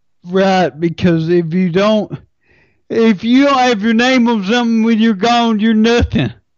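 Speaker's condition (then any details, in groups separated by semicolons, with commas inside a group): Friedreich's ataxia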